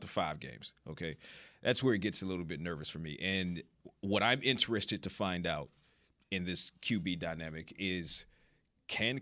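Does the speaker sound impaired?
No.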